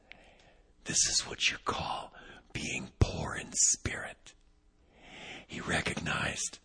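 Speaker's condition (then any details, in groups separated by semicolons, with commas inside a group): Vocal cord paralysis, unilateral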